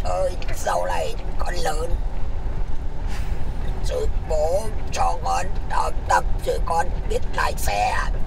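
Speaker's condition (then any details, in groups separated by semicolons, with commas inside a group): Laryngeal cancer, vocal cords removed; laryngectomy, vocal cords removed, tumour spread to tongue base; stage 3-4 at surgery, after 45 radiotherapy sessions; first hoarseness, intermittent voice loss, voice lost, relearning sound production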